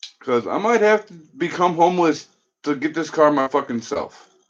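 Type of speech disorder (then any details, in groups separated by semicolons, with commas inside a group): None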